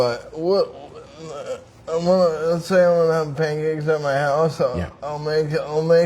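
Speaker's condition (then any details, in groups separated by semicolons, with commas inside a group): Traumatic brain injury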